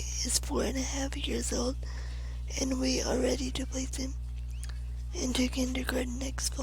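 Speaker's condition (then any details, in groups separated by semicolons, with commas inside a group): Cerebral palsy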